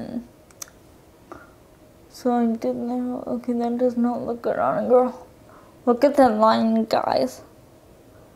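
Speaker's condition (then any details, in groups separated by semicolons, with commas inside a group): Cerebral palsy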